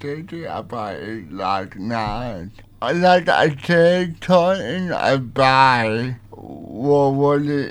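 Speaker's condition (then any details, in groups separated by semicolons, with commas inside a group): Cerebral palsy; uses light writer communication device; partly voiced, partly typed audio on light writer communication device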